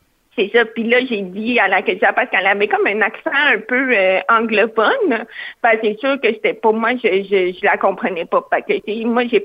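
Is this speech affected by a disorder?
Yes: hearing loss with cochlear implant; hard of hearing, cochlear implant at age 4, operated very young, uses interpreters; masks make understanding others harder.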